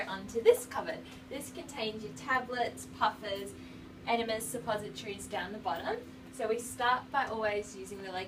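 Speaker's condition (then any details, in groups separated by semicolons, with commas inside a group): No condition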